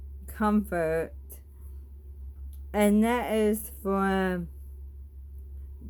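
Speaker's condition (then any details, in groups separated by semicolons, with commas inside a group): Bulbar ALS; bulbar-onset ALS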